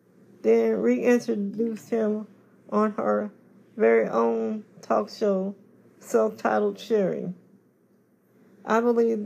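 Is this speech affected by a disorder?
Yes: cerebral palsy; confined to wheelchair.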